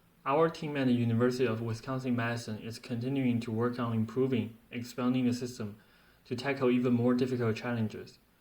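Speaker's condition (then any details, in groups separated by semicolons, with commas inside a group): No condition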